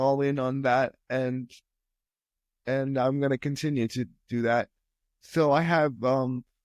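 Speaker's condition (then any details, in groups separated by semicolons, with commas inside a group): Spastic quadriplegic cerebral palsy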